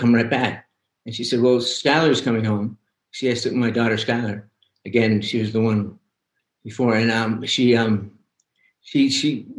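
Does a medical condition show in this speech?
Yes: young onset Parkinson's; diagnosed at 29, began with pinky twitch, shoulder pain spreading to whole arm, spinal tumor surgery, relearned walking; age 59, about 30 years since diagnosis, long list of daily pills, walking fairly steadily after months of physical therapy; halting at times, now fairly clear and robust, words come faster than can be spoken.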